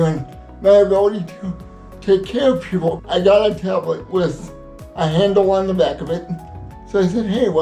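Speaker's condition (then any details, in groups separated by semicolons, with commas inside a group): Cerebral palsy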